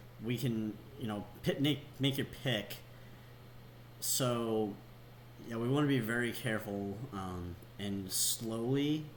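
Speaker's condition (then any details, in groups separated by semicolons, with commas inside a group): No condition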